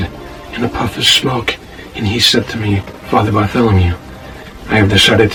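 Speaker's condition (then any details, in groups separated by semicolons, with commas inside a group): No condition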